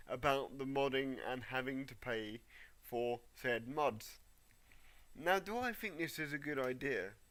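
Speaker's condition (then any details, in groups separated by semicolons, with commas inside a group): Cerebral palsy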